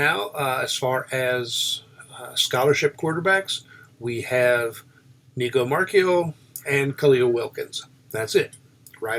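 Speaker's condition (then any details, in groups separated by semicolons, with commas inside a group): No condition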